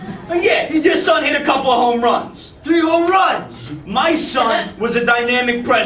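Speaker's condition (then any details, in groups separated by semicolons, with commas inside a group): No condition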